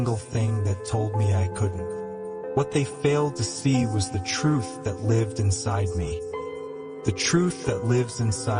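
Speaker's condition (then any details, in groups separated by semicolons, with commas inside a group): No condition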